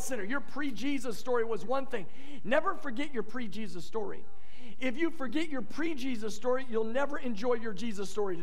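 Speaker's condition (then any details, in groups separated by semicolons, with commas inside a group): No condition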